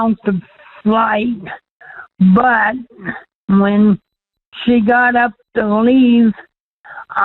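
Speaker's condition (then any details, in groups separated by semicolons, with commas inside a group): Cerebral palsy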